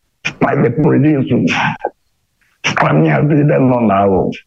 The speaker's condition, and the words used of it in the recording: Laryngectomy. E hoje eu uso uma prótese fonatória que me permite falar bem e ser bem compreendido.